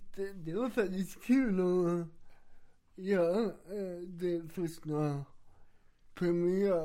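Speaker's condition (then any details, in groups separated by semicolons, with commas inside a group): Cerebral palsy; has two wheelchairs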